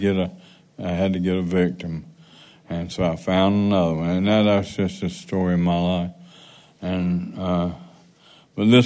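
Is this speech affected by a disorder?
Yes: Parkinson's.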